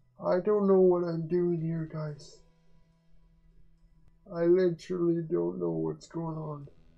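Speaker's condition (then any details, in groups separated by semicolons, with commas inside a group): Quadriplegic cerebral palsy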